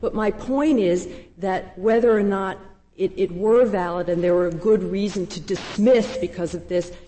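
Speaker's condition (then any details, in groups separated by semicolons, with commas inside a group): No condition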